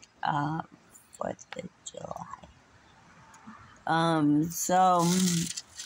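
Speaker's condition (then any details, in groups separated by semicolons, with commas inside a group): Friedreich's ataxia; affects nervous system, no reflexes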